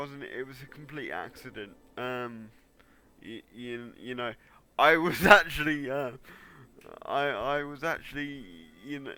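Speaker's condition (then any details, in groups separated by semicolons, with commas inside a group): Cerebral palsy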